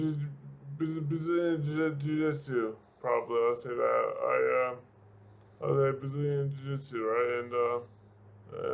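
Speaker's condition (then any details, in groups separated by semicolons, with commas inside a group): Severe brain injury; speech affected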